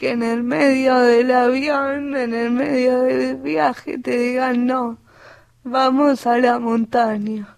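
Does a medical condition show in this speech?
Yes: cerebral palsy; cerebral palsy from birth, respiratory arrest at birth and again at 12 hours, acquired language; not getting stuck at all at this moment per host; answer formed in head but hard to get out, needs waiting.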